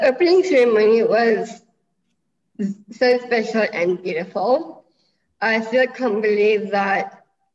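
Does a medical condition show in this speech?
Yes: Down syndrome; present from birth.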